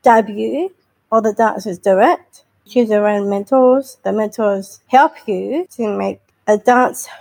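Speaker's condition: Down syndrome; intellectual disability

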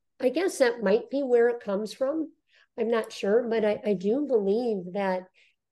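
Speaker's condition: Cleft lip and palate; spoke funny and whistled before reconstruction at 17

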